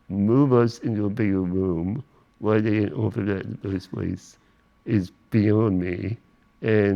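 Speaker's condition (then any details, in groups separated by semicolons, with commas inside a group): Spinal muscular atrophy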